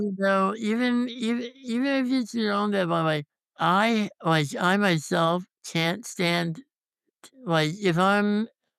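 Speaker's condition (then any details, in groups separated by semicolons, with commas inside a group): Congenital muscular dystrophy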